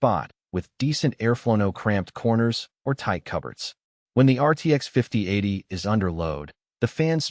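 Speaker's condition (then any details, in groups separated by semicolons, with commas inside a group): No condition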